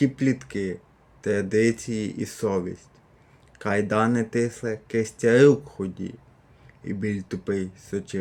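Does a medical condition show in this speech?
Yes: cerebral palsy.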